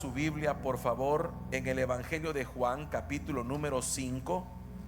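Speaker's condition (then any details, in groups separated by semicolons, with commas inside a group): No condition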